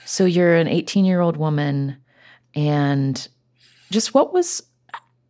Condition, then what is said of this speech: None; typical speech.